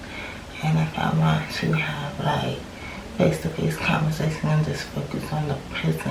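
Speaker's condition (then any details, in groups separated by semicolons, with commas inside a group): Cerebral palsy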